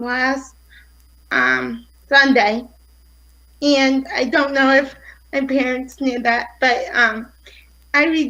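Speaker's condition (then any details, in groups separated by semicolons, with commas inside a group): Cerebral palsy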